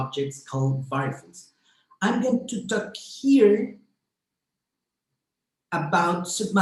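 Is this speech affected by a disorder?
No.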